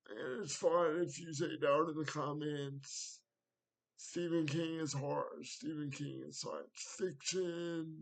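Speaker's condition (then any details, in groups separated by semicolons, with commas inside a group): Cerebral palsy; wheelchair, needs transfer help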